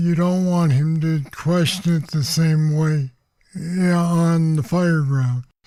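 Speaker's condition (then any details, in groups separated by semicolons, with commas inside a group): Parkinson's disease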